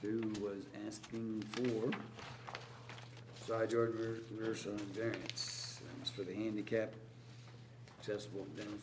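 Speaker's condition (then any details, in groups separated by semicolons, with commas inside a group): No condition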